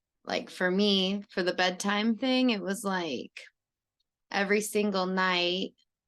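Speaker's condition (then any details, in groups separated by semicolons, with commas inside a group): No condition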